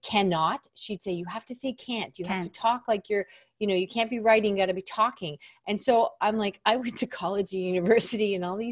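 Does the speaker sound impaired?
No.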